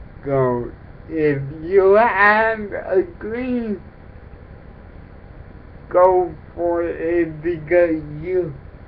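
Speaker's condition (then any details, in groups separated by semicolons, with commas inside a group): Cerebral palsy; affects speech, talks differently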